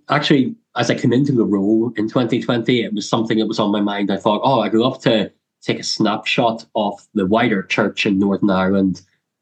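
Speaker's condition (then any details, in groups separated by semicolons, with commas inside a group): Cleft lip and palate; congenital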